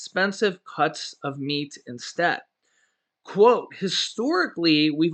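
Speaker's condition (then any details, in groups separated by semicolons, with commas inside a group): No condition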